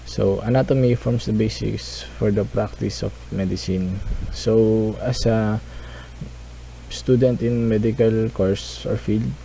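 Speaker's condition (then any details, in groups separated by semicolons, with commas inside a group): No condition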